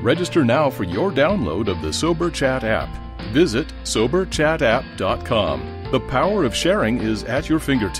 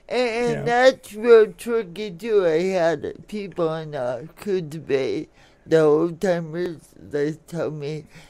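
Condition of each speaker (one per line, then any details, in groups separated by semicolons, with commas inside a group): No condition
Cerebral palsy; from birth, affects speech and motor skills including hands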